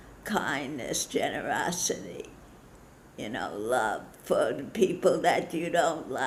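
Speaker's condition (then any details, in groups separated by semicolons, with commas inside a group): Parkinson's disease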